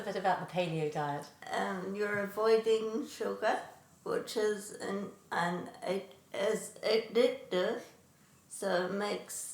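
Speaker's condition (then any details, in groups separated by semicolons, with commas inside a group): Traumatic brain injury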